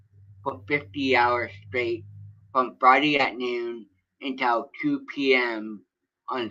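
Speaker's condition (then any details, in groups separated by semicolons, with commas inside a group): Cerebral palsy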